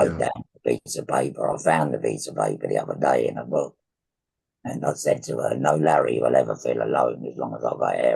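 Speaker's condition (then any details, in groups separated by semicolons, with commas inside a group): Laryngectomy for laryngeal cancer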